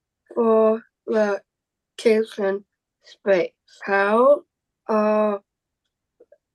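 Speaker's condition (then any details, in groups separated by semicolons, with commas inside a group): Down syndrome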